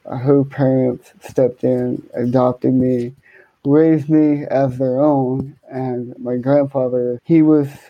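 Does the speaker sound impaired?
Yes: cerebral palsy, hemiplegia.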